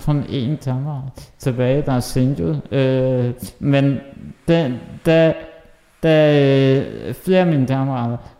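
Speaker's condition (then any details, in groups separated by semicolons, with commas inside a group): Muscular dystrophy (muskelsvind); recessive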